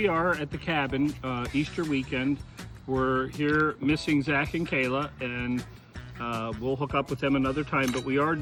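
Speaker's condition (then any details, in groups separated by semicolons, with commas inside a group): No condition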